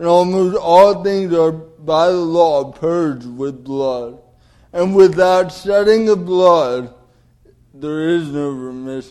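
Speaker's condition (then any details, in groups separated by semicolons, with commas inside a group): Cerebral palsy; diagnosed at 18 months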